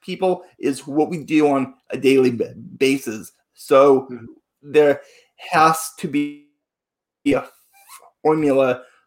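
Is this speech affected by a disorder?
Yes: stuttering; stutter goes away when singing, singing felt like a therapy; here blocks.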